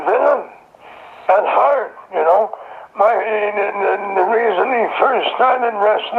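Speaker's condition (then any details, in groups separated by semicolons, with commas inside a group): Throat cancer; survivor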